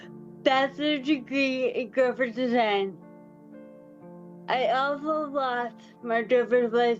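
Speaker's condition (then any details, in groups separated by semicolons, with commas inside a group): Wilson disease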